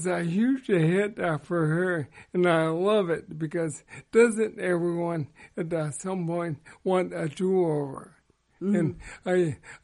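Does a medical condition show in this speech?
Yes: ALS; progressive motor neuron disease, slower progression than most.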